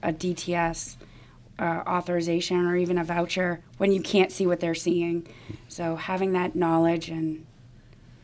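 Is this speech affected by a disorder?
No.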